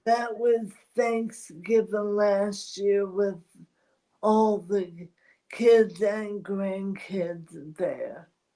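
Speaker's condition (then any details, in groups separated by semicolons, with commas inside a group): ALS; voice strains with talking, needs voice rest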